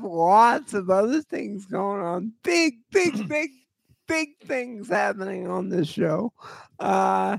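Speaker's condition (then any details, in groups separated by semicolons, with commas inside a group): Cerebral palsy; voice always shot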